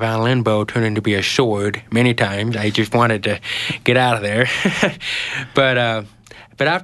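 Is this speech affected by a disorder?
Yes: genetic hearing loss; congenital genetic 90% hearing loss inherited from father, diagnosed almost age two, no cochlear implant; speaks well after years of therapy, trouble understanding unfamiliar accents on phone.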